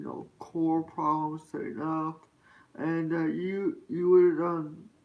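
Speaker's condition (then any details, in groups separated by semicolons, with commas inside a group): Spastic quadriplegic cerebral palsy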